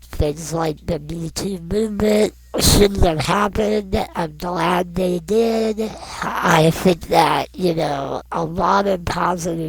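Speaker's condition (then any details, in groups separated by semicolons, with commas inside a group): Non-progressive muscular dystrophy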